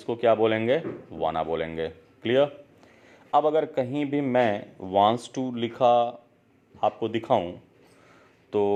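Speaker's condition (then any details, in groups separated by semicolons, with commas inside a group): No condition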